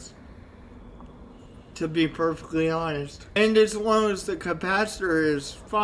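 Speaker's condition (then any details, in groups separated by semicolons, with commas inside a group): Cerebral palsy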